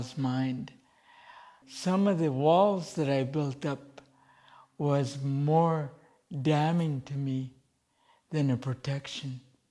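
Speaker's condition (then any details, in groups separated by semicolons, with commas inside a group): Cerebral palsy; present from birth, late diagnosis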